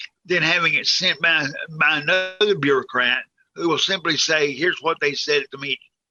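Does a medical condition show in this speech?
Yes: cerebral palsy.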